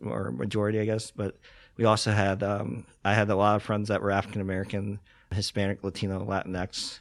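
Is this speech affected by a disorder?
Yes: cleft lip and palate; congenital.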